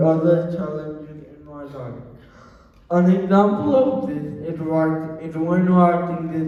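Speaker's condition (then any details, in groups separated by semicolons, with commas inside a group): Cerebral palsy; wheelchair user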